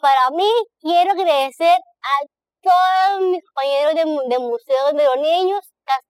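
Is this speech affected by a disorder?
Yes: Down syndrome; present from birth.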